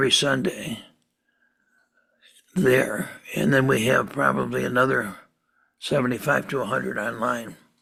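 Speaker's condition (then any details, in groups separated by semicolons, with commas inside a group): Parkinson's disease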